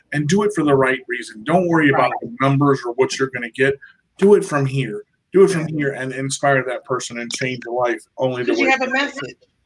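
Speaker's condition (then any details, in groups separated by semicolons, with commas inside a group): No condition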